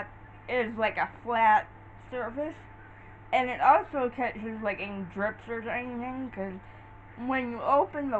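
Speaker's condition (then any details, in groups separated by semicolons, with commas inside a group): Cerebral palsy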